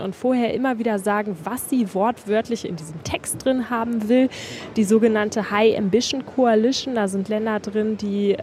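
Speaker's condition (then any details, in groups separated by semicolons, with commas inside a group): No condition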